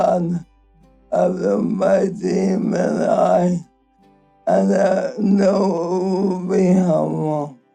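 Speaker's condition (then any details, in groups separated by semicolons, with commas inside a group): ALS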